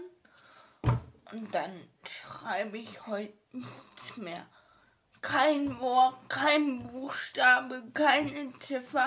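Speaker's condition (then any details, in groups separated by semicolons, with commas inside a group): Ataxia; ataxia affecting hands and fingers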